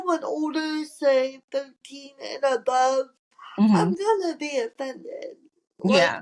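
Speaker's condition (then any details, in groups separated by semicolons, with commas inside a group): Cerebral palsy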